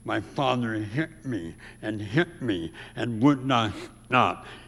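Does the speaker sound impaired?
Yes: severe speech impediment; about age 84.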